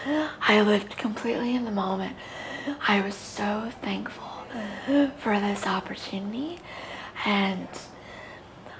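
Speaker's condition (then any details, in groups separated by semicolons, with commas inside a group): Cerebral palsy; very premature birth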